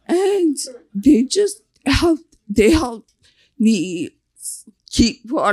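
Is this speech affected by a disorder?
Yes: facial paralysis (nf2-swn).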